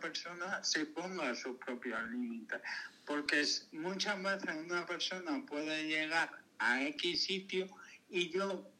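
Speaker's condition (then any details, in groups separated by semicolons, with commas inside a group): Cerebral palsy; caused by meningitis in birth canal during birth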